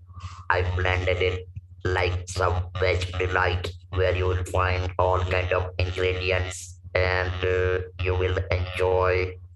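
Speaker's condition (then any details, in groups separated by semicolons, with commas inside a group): Laryngectomy for vocal cord cancer, stage 4 vocal cord cancer; speaks with electrolarynx; breathes only through neck stoma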